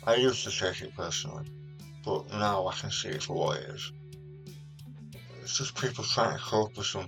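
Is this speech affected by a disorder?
Yes: partial glossectomy for tongue cancer; almost half of tongue removed.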